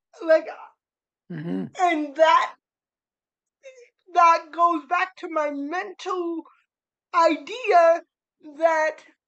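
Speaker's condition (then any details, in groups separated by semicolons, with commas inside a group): Cerebral palsy; spastic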